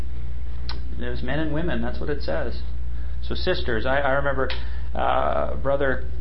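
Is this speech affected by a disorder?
No.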